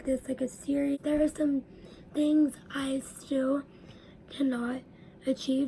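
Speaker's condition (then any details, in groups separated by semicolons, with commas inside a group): Cerebral palsy; speech delay and issues, raspy voice, big breaths between sentences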